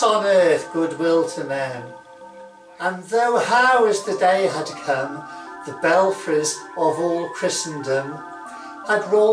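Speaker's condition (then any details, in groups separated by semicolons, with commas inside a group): No condition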